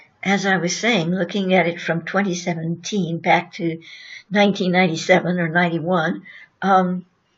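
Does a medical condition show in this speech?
No.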